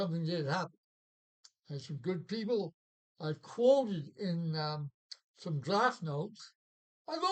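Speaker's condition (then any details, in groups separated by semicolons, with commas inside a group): Parkinson's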